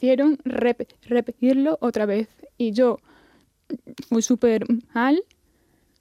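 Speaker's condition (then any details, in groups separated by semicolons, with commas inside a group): Stuttering; onset very young, indirect treatment, told at 12 nothing more could be done, worse in adolescence; led to avoiding exposure and not speaking; repeated sounds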